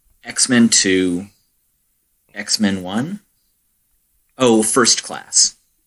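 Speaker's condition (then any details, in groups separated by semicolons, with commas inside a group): No condition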